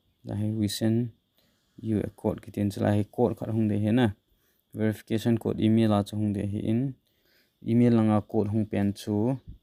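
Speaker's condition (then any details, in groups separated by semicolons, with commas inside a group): No condition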